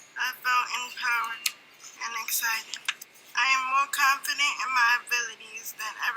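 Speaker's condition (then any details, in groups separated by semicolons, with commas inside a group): Cerebral palsy; from birth, wheelchair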